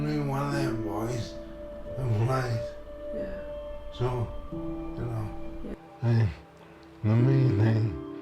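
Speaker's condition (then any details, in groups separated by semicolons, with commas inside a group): Motor neurone disease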